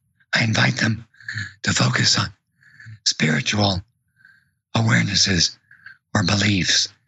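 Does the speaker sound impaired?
Yes: vocal cord paralysis.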